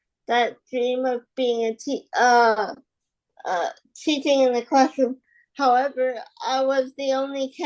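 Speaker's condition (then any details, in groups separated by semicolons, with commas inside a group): Spastic quadriplegic cerebral palsy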